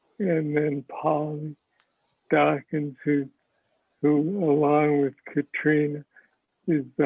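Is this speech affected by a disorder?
Yes: Parkinson's disease; speech sounds like mush.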